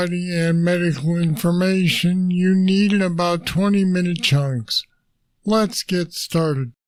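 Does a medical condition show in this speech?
Yes: Parkinson's disease; deep brain stimulators.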